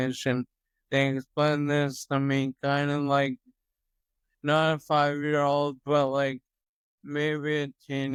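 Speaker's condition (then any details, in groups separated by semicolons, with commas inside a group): Toxic leukoencephalopathy, locked-in syndrome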